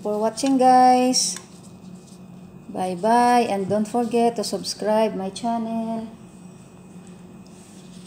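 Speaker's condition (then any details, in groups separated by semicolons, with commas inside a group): No condition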